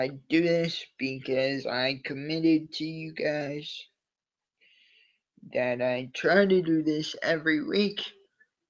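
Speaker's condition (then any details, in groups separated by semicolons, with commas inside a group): Cerebral palsy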